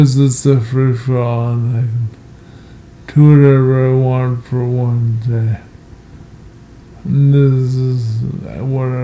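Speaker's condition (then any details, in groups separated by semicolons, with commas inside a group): Multiple sclerosis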